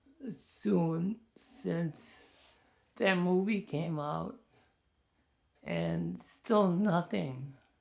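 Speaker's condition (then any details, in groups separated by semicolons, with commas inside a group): ALS; fast progression, cane and wheelchair; speech challenging, short of breath speaking, lacks inflection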